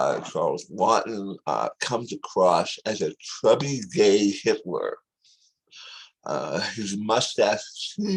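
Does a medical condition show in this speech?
Yes: tongue cancer surgery; speech practice, trouble saying some words since operation.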